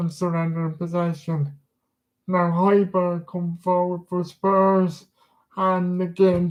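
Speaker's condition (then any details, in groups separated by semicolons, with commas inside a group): Cerebral palsy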